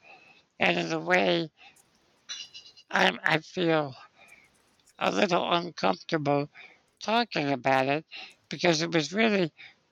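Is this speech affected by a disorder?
Yes: spinal muscular atrophy; spinal muscular atrophy from birth, muscle weakness, lifelong wheelchair use.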